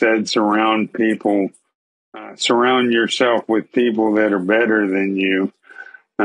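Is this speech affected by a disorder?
Yes: ALS.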